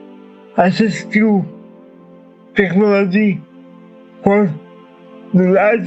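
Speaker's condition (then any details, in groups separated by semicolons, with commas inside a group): Cerebral palsy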